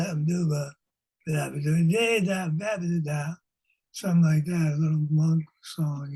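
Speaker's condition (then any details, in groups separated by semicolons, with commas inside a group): Parkinson's disease; lost former character voice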